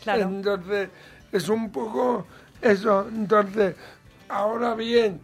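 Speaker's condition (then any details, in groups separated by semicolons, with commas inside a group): Cerebral palsy; mild, lesser degree of disability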